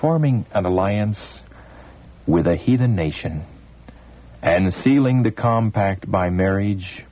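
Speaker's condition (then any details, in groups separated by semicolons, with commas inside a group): No condition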